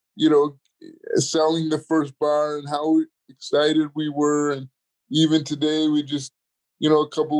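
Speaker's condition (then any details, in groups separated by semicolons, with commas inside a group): Cerebral palsy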